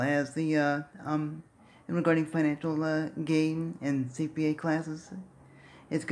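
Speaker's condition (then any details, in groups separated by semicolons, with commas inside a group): Cerebral palsy; speaks fast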